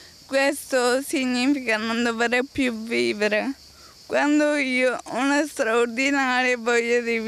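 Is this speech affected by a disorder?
Yes: Friedreich's ataxia; wheelchair, hand tremor, not most severe; difficulty breathing and eating.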